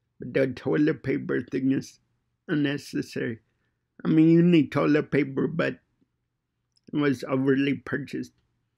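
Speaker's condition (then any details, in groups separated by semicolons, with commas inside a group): Cerebral palsy; fine motor impairment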